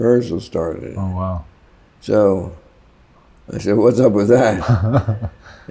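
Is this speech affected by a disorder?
Yes: Parkinson's; worsening, often debilitating.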